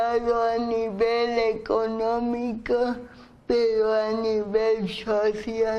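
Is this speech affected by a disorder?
Yes: cerebral palsy; speaks with difficulty.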